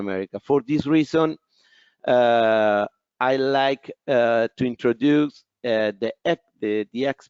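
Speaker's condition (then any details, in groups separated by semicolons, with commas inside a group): No condition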